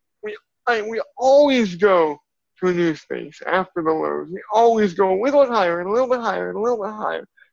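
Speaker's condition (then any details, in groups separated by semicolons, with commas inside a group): Cerebral palsy; from birth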